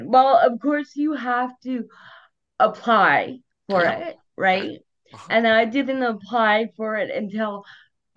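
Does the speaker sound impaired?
Yes: cerebral palsy; onset at birth, needed resuscitation to breathe, diagnosed about 18 months later, physical therapy at Glen Rose Play School; always walked, atypical gait without natural rhythm, scooter for about 12 years; no speech therapy needed as child, thanks to mother.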